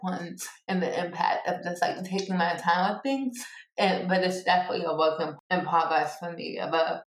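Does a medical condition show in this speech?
Yes: cerebral palsy; born two months premature.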